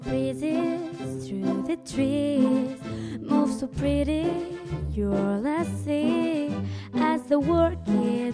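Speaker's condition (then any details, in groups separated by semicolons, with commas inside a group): No condition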